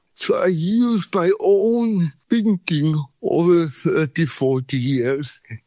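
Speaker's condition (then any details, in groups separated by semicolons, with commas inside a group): Cerebral palsy; body shaking 40 years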